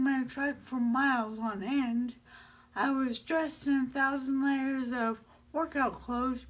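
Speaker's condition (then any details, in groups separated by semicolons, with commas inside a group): Brain injury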